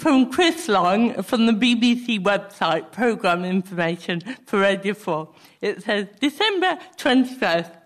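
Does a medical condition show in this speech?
Yes: cerebral palsy; clumsy movement; speech impediment, poor diction, phrases like 'speech impediment' hard to say.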